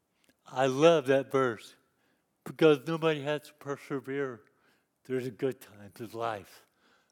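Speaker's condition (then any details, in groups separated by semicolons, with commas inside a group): Cerebral palsy; lifelong disability since youth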